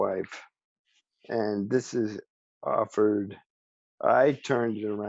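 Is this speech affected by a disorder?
Yes: ALS; speech still preserved.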